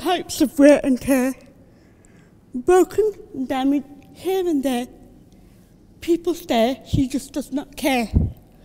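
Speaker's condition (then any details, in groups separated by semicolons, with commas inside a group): Cerebral palsy; from birth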